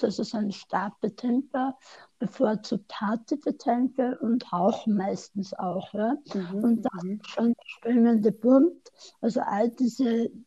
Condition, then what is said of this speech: Tongue cancer surgery. Ich bin ja dann auch noch durch meinen österreichischen Dialekt ein wenig eingeschränkt, ne?